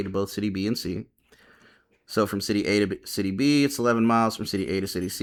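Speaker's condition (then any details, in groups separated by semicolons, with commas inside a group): No condition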